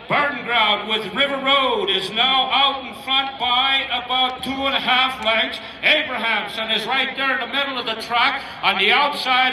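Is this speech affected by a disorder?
No.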